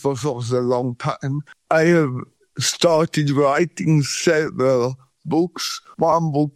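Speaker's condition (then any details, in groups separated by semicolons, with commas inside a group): Cerebral palsy; body shaking 40 years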